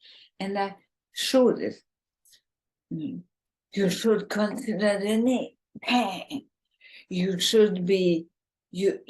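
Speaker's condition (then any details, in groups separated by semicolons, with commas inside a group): ALS, bulbar form, bulbar onset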